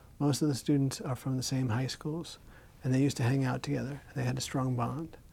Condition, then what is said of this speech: Parkinson's disease. Actually found that if I drink ice water, it kills my vocal cords.